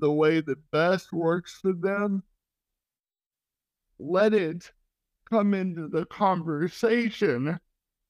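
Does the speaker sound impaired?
Yes: cerebral palsy.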